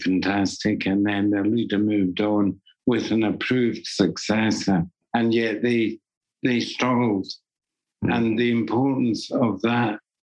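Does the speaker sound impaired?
Yes: Parkinson's disease; deep brain stimulation surgery, two brain implants with controller, lifelong essential tremor, diagnosis took about 15 months; symptoms regulated by stimulation, balance iffy, uses a cane, records poetry readings to help; voice going, can no longer sing or do theatre.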